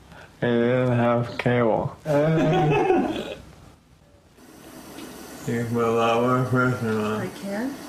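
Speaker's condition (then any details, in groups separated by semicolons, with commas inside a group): ALS; feeding tube placed; cannot be lifted, tongue and throat muscles weakening; increasingly slurred, harder to understand, harder to chew and swallow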